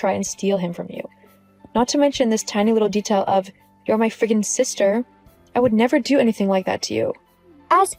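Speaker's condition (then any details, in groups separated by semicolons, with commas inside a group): No condition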